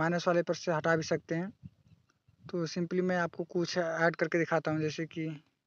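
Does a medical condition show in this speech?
No.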